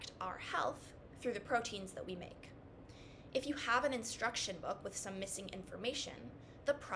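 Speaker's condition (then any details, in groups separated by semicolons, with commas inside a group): No condition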